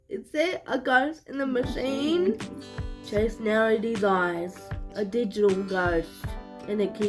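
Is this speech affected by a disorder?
Yes: cerebral palsy.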